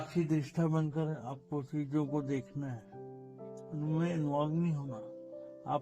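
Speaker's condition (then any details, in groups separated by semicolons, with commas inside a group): Cerebral palsy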